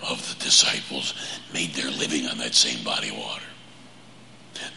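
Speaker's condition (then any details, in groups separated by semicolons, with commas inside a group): Laryngeal cancer; deep raspy 'Batman voice'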